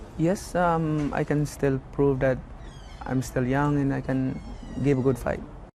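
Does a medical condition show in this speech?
No.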